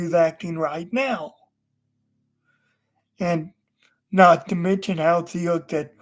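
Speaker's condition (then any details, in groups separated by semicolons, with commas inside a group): Cerebral palsy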